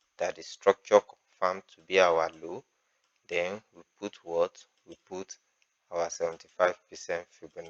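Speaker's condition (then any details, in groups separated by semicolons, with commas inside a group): No condition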